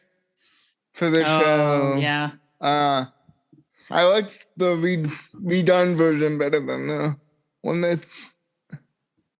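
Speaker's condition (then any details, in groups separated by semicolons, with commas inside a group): Cerebral palsy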